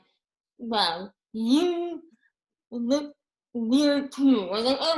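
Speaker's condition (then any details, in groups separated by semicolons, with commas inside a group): Moebius syndrome; paralyzed tongue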